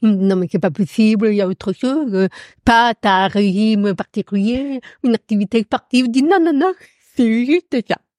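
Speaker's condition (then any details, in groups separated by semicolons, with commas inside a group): Profound congenital deafness; accent from deafness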